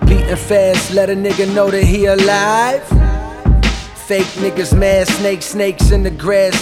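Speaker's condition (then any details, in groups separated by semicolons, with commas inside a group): No condition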